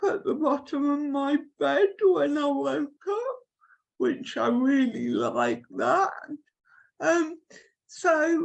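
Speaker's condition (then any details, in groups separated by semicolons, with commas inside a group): Cerebral palsy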